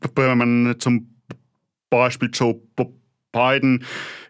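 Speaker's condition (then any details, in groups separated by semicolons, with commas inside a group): Stuttering; developmental, lifelong, possibly inherited, father stuttered, brother fluent, logopedic speech therapy, constant since second grade; strong stuttering, stronger than interviewee's ten-year-old son's, syllable and word repetitions, frequent filler interjections; repeated sounds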